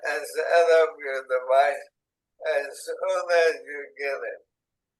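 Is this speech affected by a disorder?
Yes: ALS, through a speech-generating device.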